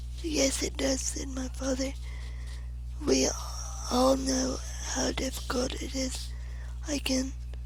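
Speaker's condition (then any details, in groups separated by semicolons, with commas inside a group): Cerebral palsy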